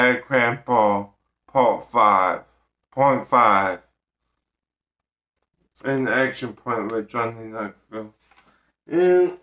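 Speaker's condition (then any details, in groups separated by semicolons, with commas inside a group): Ataxic cerebral palsy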